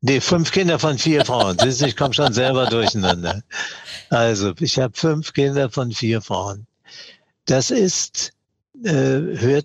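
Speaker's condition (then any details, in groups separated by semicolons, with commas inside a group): Parkinson's disease; mild course, ongoing tremor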